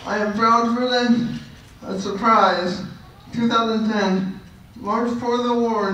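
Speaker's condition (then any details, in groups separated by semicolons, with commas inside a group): Cerebral palsy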